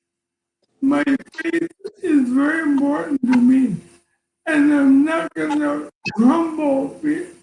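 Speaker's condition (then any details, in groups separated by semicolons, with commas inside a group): ALS; voice affected, sometimes hard to understand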